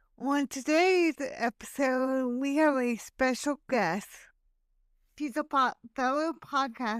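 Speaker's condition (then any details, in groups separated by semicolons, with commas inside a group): Cerebral palsy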